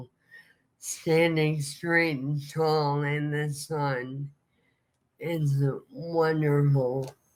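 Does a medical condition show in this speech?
Yes: ALS.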